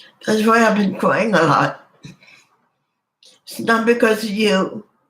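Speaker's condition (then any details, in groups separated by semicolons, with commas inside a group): Cerebral palsy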